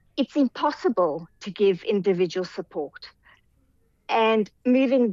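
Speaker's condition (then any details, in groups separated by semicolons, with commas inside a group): No condition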